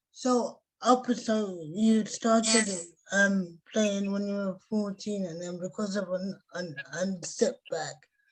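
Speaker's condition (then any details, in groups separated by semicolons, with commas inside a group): Cerebral palsy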